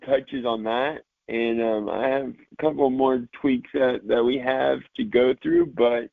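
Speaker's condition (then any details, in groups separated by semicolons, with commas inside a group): Cerebral palsy, mild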